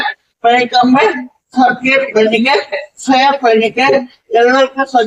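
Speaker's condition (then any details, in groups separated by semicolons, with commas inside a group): Cerebral palsy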